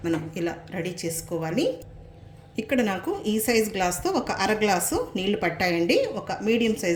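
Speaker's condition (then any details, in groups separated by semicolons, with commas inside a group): No condition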